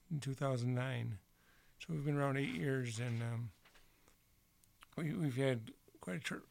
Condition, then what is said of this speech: Parkinson's disease. In fact, my voice is so bad today is a direct symptom.